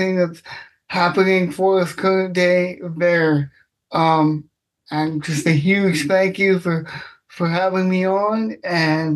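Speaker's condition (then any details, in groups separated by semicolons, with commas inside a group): Cerebral palsy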